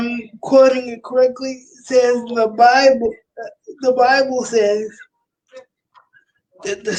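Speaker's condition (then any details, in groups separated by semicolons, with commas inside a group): Cerebral palsy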